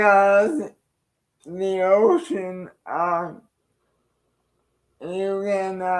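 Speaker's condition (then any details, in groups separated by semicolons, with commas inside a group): Cerebral palsy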